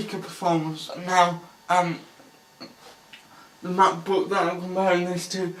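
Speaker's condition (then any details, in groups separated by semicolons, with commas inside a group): Cerebral palsy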